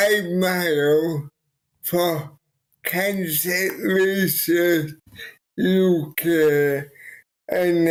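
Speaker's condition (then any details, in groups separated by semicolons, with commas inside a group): Cerebral palsy; walking much harder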